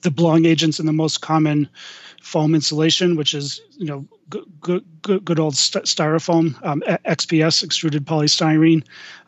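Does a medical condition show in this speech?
Yes: stuttering; lifelong stutter; may freeze up mid-speech, then gets back on a roll; here repeated sounds, blocks.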